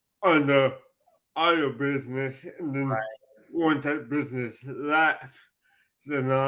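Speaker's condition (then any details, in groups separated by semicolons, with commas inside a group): Cerebral palsy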